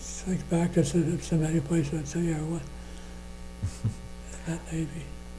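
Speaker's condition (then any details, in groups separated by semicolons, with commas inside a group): Parkinson's disease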